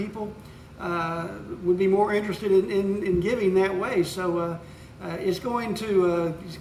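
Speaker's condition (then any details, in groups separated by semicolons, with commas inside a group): No condition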